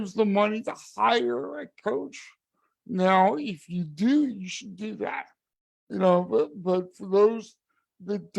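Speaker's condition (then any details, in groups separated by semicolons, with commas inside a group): Cerebral palsy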